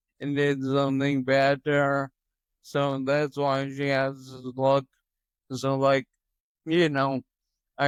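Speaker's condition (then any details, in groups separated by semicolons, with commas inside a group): Toxic leukoencephalopathy, locked-in syndrome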